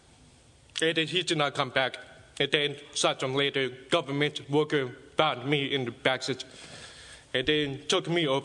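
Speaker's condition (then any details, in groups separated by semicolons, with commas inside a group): Deafness; speaks, understood by most people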